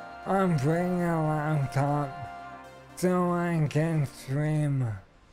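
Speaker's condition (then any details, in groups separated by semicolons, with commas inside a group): ALS; stem cell treatment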